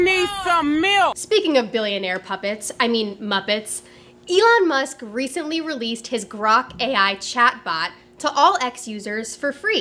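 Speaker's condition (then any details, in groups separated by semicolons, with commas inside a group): No condition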